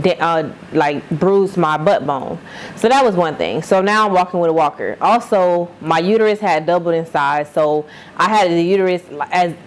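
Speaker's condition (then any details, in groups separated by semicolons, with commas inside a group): No condition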